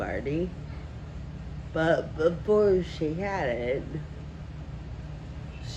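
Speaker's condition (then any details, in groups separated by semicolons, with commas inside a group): Friedreich ataxia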